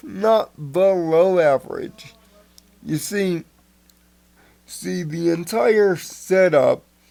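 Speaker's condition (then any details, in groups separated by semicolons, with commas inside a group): Cerebral palsy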